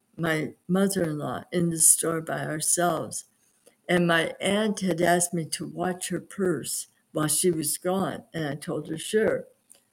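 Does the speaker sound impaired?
Yes: aphasia; voice affected, worse when overly tired, former radio voice lost, host says sounds fine.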